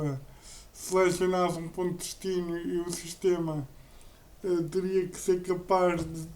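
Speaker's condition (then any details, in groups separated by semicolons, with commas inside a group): Cerebral palsy; uses a wheelchair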